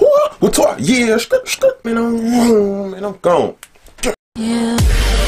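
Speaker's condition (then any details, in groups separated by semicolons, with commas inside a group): No condition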